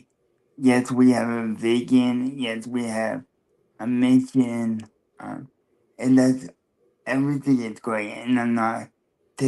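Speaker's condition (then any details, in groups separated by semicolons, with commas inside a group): Cerebral palsy, spastic quadriplegia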